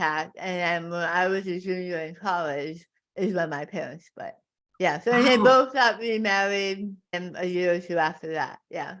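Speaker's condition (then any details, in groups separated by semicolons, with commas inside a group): Tongue cancer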